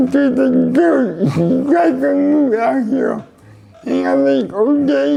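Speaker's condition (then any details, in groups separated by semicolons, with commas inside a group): Cerebral palsy; neck surgery went badly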